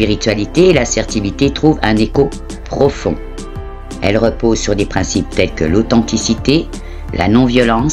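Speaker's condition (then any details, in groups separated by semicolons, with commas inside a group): No condition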